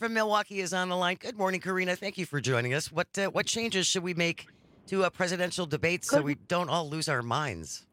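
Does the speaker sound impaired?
No.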